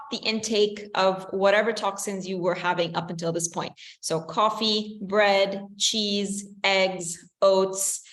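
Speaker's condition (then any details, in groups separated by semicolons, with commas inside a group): No condition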